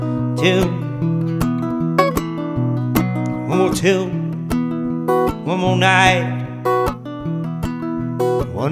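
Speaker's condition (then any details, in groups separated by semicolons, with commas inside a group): No condition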